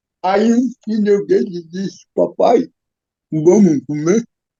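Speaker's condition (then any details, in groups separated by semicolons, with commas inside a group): Cerebral palsy; physical disability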